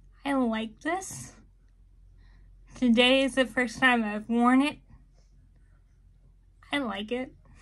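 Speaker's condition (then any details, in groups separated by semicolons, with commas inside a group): Cerebral palsy, spastic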